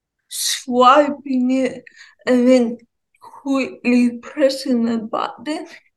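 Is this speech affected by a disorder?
Yes: cerebral palsy, ataxia; walks short distances, mostly uses wheelchair, muscles tense more when told to relax.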